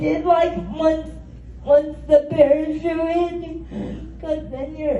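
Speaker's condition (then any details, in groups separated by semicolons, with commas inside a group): Cerebral palsy; spastic quadriplegia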